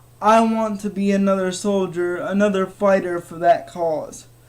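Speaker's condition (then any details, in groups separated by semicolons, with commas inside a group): Cerebral palsy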